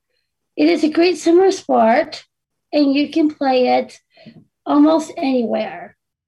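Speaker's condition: Down syndrome; delivering live talk with slides

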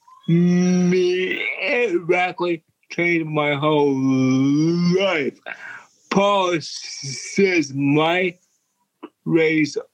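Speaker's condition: Cerebral palsy; wheelchair user

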